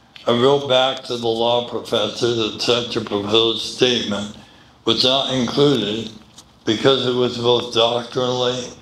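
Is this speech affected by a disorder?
Yes: medical condition affecting speech.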